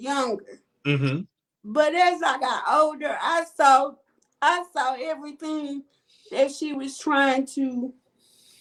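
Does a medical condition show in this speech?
Yes: cerebral palsy.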